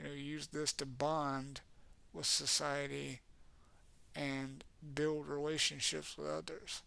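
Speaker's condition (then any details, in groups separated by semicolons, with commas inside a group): Cerebral palsy; has had speech therapy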